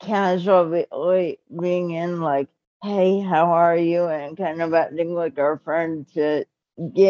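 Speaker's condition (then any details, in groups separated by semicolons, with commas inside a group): Cerebral palsy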